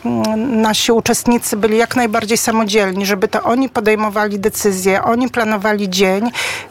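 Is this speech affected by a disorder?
No.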